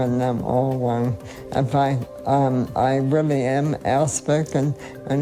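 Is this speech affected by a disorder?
Yes: ALS; more than 25 years since onset, uses cannabis.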